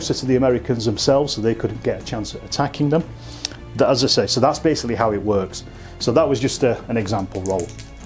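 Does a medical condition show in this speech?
No.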